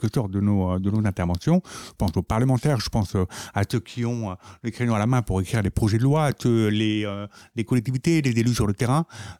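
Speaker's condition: Profound deafness from birth, congenital

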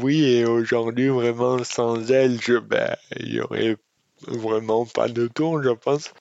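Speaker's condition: Dystonia; congenital

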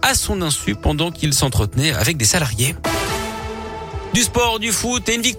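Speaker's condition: No condition

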